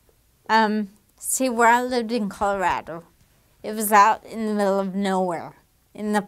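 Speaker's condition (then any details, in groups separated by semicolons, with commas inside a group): Damaged diaphragm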